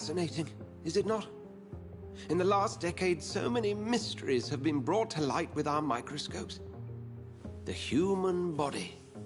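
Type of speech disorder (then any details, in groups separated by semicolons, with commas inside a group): None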